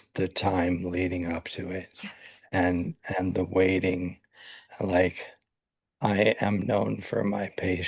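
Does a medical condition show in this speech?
Yes: ALS; brain-computer interface implant.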